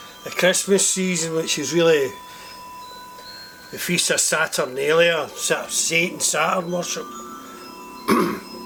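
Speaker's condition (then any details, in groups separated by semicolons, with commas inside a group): No condition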